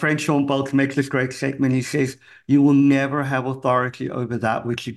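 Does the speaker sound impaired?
Yes: cleft palate; congenital.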